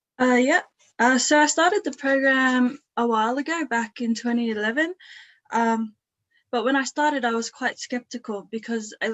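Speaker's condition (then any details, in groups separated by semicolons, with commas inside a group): No condition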